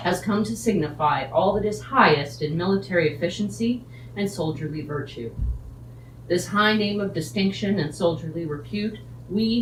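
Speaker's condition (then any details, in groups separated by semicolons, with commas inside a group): No condition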